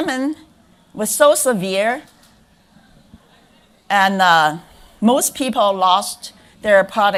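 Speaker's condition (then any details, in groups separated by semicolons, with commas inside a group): No condition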